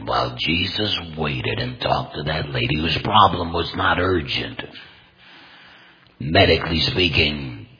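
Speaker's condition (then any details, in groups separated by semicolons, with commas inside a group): Total laryngectomy; voice prosthesis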